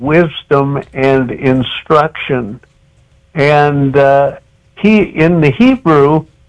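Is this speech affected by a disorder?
Yes: cerebral palsy.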